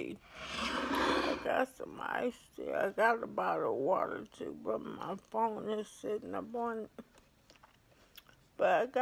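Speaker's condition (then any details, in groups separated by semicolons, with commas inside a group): ALS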